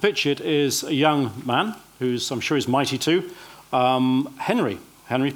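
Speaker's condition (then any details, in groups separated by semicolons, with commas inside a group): No condition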